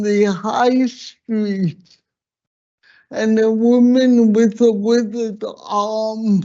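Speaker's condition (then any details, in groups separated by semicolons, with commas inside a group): Slurred speech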